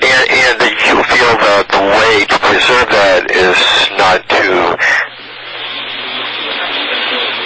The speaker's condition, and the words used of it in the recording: Stuttering. I guess that was a real person with a little speech impediment, but that's the way it goes.